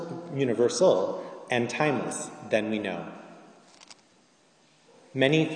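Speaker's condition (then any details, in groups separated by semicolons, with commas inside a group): No condition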